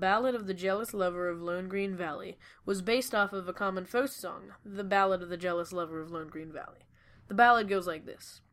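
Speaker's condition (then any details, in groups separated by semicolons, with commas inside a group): No condition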